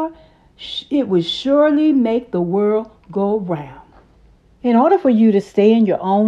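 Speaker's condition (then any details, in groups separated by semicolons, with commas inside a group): No condition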